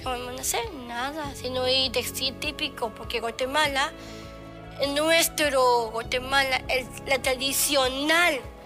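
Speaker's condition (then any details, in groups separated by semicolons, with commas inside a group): Down syndrome; short limbs, small hands, feet and arms, clothing tight at neck and torso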